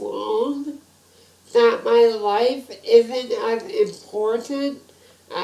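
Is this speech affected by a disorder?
Yes: spinal muscular atrophy type 2; type 2, genetic.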